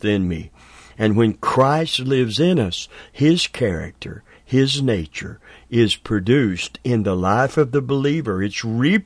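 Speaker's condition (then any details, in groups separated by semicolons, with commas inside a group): No condition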